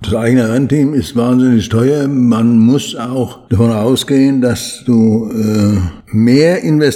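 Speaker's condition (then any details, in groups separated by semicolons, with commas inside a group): Parkinson's disease; slowed movements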